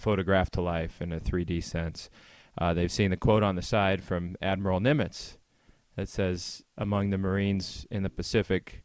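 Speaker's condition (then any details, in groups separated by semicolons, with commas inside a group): No condition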